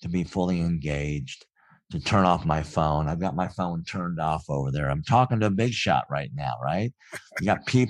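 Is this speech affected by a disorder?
Yes: cleft palate; congenital cleft palate.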